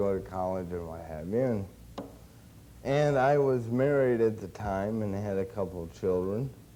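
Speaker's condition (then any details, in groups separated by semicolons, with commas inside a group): Cerebral palsy; since birth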